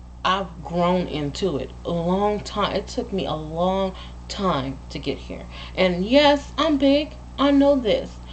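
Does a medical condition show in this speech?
No.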